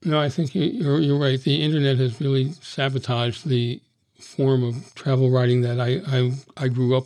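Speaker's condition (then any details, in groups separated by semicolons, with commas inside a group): Parkinson's disease; Parkinson's progressing rapidly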